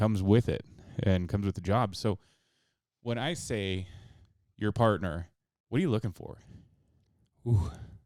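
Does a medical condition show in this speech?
No.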